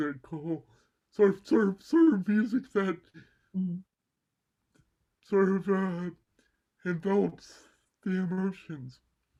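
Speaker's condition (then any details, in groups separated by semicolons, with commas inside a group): Cerebral palsy; mild left side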